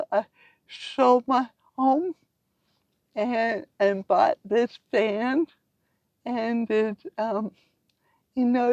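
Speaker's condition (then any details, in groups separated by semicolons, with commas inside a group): Cerebral palsy; from birth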